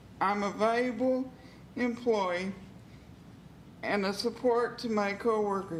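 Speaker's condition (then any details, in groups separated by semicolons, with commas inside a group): Cerebral palsy; has worked on speaking skills, more confident speaking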